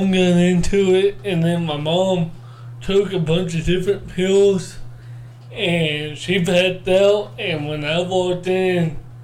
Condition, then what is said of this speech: Cerebral palsy. So obviously, hearing me, I do have a speech impediment.